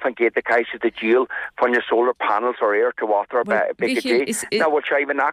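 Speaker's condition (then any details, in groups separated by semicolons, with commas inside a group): No condition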